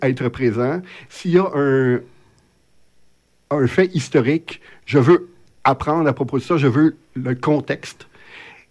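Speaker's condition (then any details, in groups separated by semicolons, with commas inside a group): Stuttering; lifelong stuttering, genetic component stated, psychological and physiological wall to cross each time to speak; often unable to get words out when speaking; repeated words, blocks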